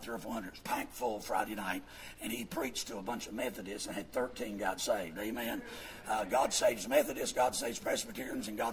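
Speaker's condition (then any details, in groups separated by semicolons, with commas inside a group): Vocal fold paralysis, bilateral; speaks with false vocal folds; voice worse than before, Kermit-the-Frog-like, irritating, pushes much air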